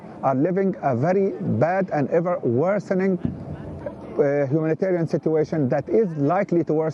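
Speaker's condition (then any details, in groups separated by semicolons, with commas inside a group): No condition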